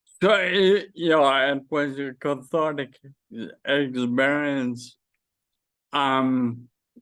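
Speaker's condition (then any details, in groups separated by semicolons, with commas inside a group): Friedreich's ataxia; does voice exercises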